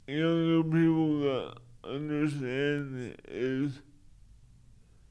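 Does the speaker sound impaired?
Yes: cerebral palsy; limited use of arms.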